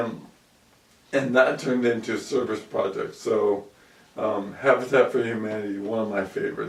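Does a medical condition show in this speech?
Yes: ALS; about 2 years since onset.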